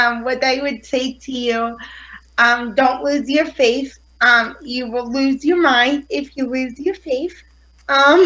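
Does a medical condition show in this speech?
Yes: cerebral palsy; affects fine motor skills.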